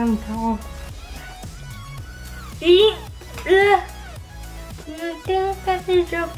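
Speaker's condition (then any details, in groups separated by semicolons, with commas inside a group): Cerebral palsy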